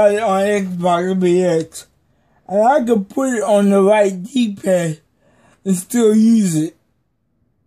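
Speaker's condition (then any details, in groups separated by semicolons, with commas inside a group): Cerebral palsy; may be hard to understand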